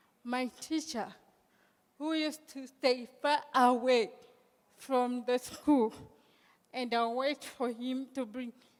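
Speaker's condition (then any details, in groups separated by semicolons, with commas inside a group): Cerebral palsy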